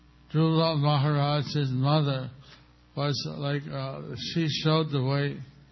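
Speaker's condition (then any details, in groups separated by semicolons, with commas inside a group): Stroke with facial paralysis; hard to speak clearly due to facial paralysis, may be hard to understand, speeds up when excited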